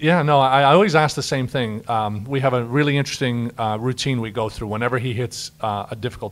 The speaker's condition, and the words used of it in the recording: No condition.